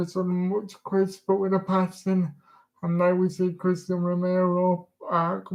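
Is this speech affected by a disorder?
Yes: cerebral palsy.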